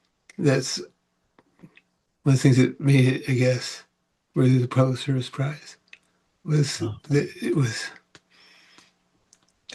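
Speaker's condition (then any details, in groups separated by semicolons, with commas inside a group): Parkinson's; about 18 years since onset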